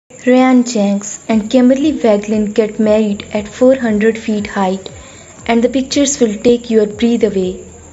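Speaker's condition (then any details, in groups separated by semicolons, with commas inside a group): No condition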